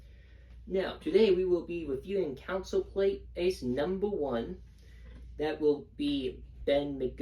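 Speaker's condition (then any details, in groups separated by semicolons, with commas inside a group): No condition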